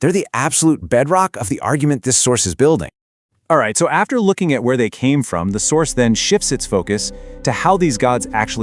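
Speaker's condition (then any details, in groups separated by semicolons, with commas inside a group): No condition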